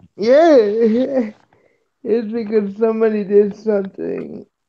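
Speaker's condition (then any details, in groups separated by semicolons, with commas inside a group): Cerebral palsy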